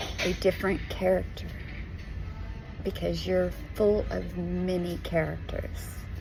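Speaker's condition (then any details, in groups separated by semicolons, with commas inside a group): No condition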